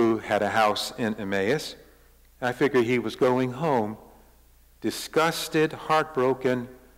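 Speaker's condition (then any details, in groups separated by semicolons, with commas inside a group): No condition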